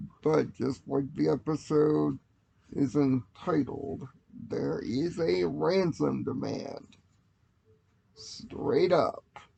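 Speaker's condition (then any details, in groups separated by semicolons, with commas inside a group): Cerebral palsy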